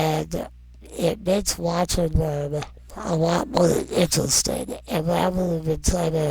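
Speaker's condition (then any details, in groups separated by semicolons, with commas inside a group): Non-progressive muscular dystrophy; rare non-progressive muscular dystrophy from birth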